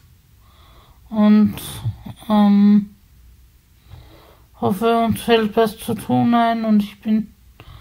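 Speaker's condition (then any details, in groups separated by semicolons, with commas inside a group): Spasticity from birth; multiple sclerosis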